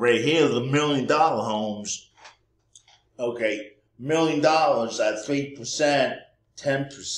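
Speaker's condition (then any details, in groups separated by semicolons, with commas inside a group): Cerebral palsy; speech may sound drunk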